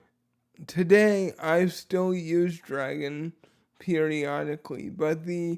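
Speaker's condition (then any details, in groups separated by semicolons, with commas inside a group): Dysarthria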